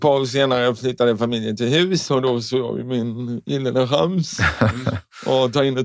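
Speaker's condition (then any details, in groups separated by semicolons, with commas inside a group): Cerebral palsy; tongue fully stiff in childhood, shorter tight muscles, crooked hip, left leg turns inward; childhood speech therapy to train speech, tense tongue, all s-sounds through nose as child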